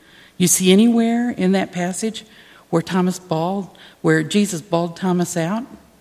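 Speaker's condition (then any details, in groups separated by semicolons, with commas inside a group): No condition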